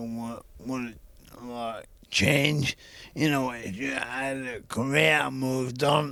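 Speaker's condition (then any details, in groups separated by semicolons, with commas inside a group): ALS; young onset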